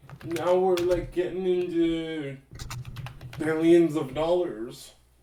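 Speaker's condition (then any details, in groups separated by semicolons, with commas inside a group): Cerebral palsy; limbs affected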